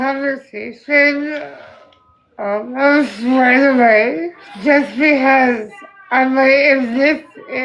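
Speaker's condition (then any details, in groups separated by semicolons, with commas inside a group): Spinal muscular atrophy type 2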